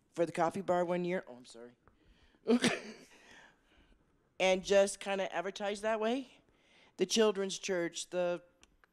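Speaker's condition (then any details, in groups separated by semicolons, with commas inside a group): No condition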